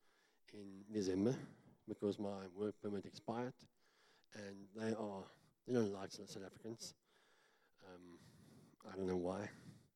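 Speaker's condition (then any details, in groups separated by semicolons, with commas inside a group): Cleft palate; talks funny, self-described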